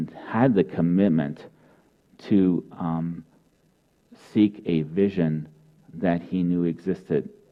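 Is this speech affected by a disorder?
No.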